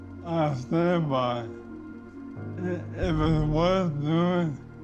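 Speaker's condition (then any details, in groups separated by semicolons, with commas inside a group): ALS; speech often unintelligible, chewing and swallowing trouble, original voice lost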